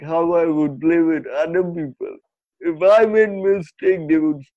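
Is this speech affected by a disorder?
Yes: cerebral palsy; from birth, breech delivery, ordered c-section not done, head stuck about 90 seconds, given 24 hours to live; turning 27, learned public speaking through Toastmasters; hyperreactive body when nervous on stage, strong shaking, spasms, abnormal breathing, fear of public speaking.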